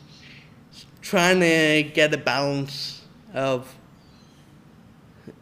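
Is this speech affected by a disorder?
Yes: Friedreich's ataxia; inherited, carrier parents, onset about age 10, blood-test diagnosis about age 14-15, worse than affected brother; progressive, about 6 years since diagnosis, age 21, physical rehabilitation; speech became much more slurred, ataxic drunk-like gait.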